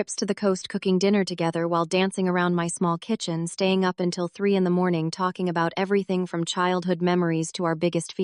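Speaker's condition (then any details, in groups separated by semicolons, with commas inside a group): No condition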